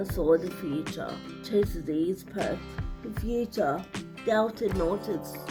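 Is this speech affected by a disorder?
Yes: cerebral palsy.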